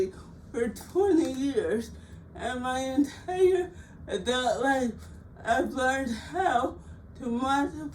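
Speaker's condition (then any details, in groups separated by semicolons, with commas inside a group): Cerebral palsy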